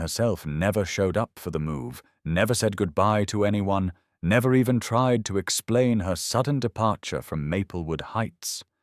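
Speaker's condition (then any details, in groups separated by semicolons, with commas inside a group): No condition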